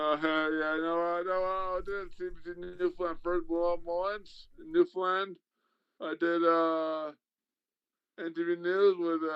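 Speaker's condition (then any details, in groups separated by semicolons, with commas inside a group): Traumatic brain injury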